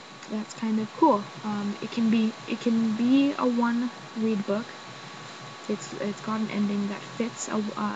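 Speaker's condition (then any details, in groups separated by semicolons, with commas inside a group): No condition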